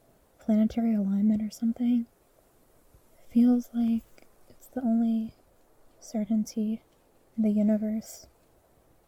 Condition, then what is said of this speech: No condition.